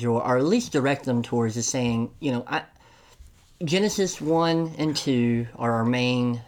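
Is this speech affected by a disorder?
Yes: cleft lip and palate; congenital, present from birth; listener heard 'palate' as 'pilot', self-described enunciation not always good, attributed to being from Tennessee.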